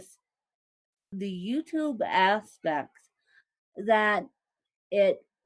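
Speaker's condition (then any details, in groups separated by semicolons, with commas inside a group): Cerebral palsy, mixed, moderate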